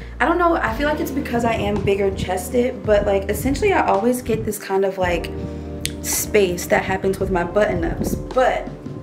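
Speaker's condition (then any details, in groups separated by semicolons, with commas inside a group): No condition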